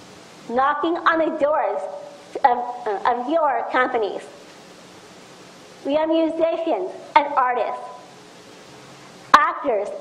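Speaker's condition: Down syndrome; speech problems

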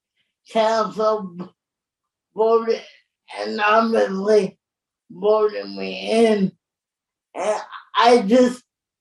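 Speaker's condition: Cerebral palsy; born very premature, staff help with Hoyer lift transfers in and out of bed

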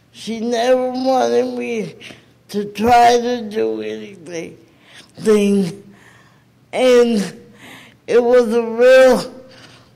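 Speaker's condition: Cerebral palsy; never received needed therapy

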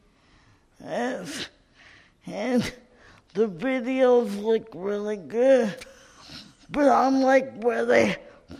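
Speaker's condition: Cerebral palsy; lives independently without 24-hour support

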